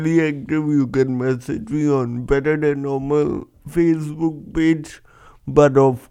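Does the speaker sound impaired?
Yes: cerebral palsy; congenital, breech vaginal birth instead of recommended c-section, head stuck 90 seconds, oxygen loss; could not speak properly as child, now speaks publicly as motivational speaker.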